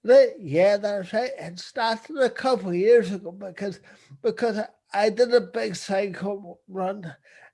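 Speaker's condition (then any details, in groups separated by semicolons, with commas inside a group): Cerebral palsy; visible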